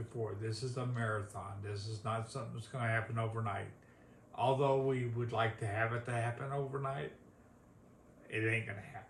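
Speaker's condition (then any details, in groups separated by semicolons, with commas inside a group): ALS, severe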